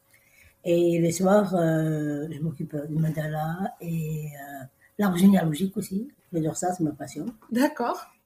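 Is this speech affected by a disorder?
Yes: Down syndrome; congenital.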